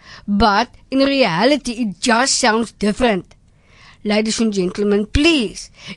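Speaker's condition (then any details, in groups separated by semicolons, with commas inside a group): Down syndrome; trisomy 21, present from birth in Bloemfontein, no speech therapy or physiotherapy in infancy, stimulated by mother; adult, about 35 years since birth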